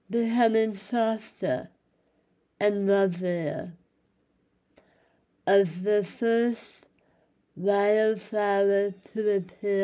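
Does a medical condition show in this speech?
Yes: speech loss after cancer treatment; speech improving, still struggles.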